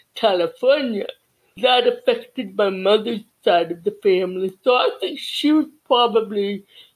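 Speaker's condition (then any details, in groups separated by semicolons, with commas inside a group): Cerebral palsy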